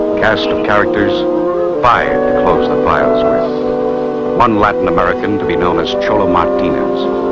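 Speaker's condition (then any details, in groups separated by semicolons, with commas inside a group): No condition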